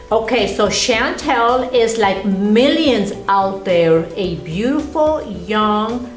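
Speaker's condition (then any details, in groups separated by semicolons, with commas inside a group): No condition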